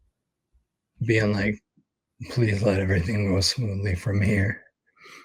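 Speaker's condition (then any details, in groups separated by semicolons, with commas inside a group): ALS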